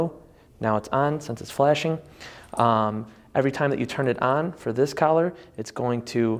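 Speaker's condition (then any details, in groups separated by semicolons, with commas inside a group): No condition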